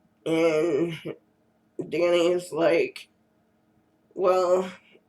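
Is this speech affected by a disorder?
Yes: cerebral palsy.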